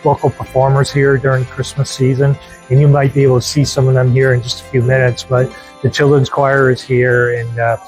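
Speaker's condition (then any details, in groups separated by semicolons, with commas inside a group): No condition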